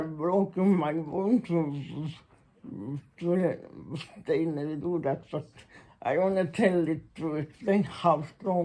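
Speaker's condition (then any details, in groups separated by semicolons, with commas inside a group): Muscular Parkinson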